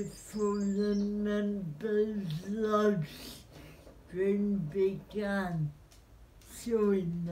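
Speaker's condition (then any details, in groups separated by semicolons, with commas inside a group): Cerebral palsy; spastic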